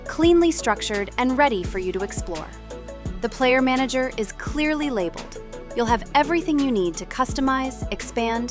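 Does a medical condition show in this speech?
No.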